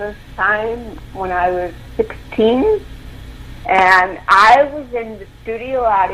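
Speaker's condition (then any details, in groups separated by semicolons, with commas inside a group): Cerebral palsy; involuntary movements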